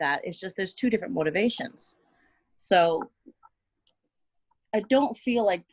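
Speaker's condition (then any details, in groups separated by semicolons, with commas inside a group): No condition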